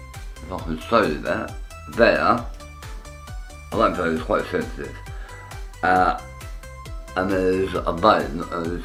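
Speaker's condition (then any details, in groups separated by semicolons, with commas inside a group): Tongue cancer; half tongue removed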